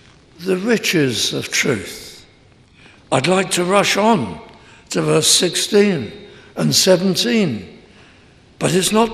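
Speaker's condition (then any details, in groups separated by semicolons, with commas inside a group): No condition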